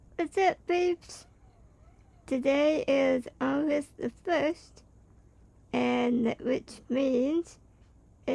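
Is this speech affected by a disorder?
Yes: spinal muscular atrophy type 2.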